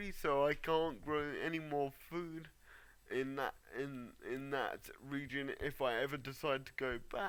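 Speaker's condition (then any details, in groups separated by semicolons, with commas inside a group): Cerebral palsy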